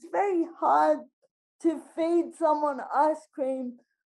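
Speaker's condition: Spastic quadriplegic cerebral palsy; full-time electric wheelchair user

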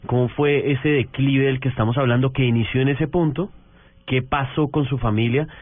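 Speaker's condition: No condition

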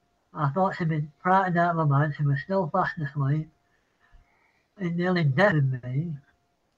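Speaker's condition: Parkinson's; citing Parkinson's

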